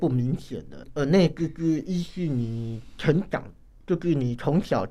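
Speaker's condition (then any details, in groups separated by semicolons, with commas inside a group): Hearing loss; moderate bilateral hearing loss, acquired in kindergarten when a bigger child bumped ear, normal before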